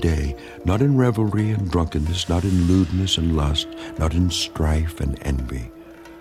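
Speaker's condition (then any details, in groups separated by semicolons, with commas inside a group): No condition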